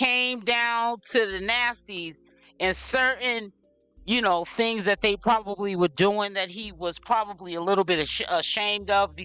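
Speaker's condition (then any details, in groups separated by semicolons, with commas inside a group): No condition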